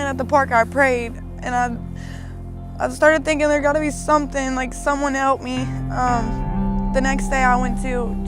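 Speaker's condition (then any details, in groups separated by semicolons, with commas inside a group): No condition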